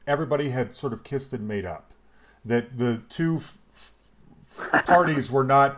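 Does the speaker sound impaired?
No.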